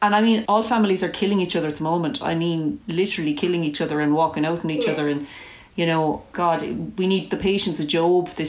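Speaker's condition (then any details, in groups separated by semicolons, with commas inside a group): No condition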